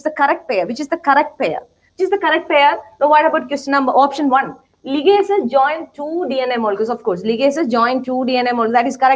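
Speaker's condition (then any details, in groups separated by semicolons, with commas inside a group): No condition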